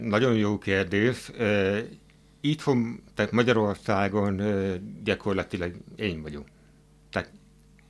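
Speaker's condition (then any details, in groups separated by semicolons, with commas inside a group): Hearing impairment, hard of hearing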